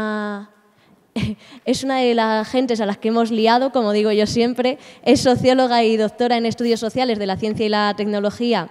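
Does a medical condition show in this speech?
No.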